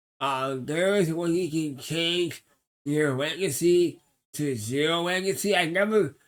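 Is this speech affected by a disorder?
Yes: cerebral palsy.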